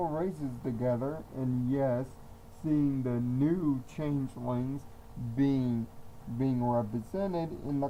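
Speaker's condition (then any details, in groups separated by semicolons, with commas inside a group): Cerebral palsy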